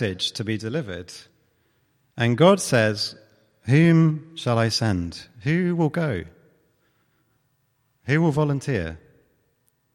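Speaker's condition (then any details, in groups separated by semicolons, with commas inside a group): No condition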